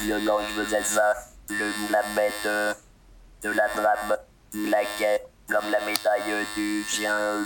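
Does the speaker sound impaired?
Yes: total pharyngolaryngectomy; tracheal stenosis, partial oesophagectomy.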